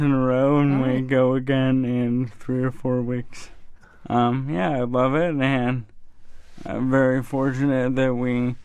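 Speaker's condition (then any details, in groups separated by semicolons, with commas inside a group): ALS, slow progressing; onset at Middlebury, diagnosed at 21 by Forbes Norris clinic, weak running, cup trouble; over 4 years since diagnosis, still walking, no wheelchair, on Ryaltek since diagnosis; communicates without communication device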